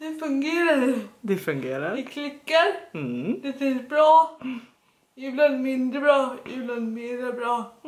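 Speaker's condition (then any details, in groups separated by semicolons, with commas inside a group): Dyskinetic cerebral palsy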